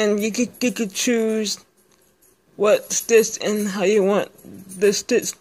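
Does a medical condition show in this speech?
Yes: speech impairment.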